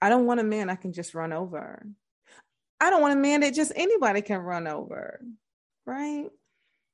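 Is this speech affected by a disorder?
No.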